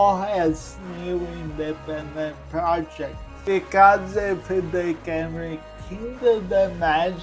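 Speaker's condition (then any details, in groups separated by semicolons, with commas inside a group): Cerebral palsy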